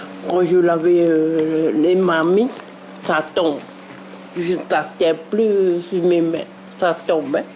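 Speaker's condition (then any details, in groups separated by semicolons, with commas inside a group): Huntington's disease; genetic, inherited; onset six years ago, motor and cognitive decline, involuntary movements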